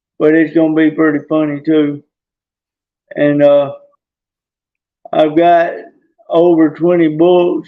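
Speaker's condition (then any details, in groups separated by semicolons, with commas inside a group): Traumatic brain injury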